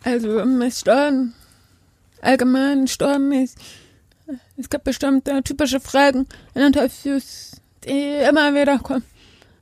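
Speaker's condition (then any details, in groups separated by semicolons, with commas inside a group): Deafness; spoken language as mother tongue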